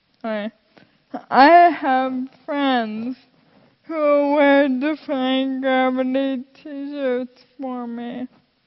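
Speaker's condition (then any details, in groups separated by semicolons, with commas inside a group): Friedreich's ataxia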